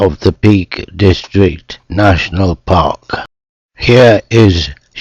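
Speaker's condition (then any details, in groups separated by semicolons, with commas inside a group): Motor neuron disease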